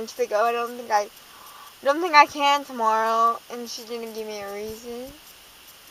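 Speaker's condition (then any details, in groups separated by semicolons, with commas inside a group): Cerebral palsy, dystonic hemiplegia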